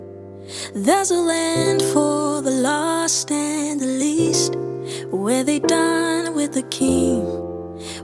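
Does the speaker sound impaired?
No.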